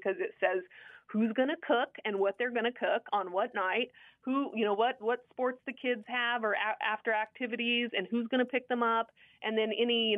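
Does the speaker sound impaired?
No.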